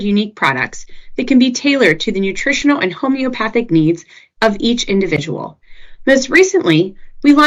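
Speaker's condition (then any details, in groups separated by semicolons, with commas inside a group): No condition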